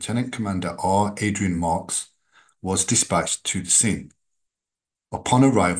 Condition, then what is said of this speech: None; typical speech.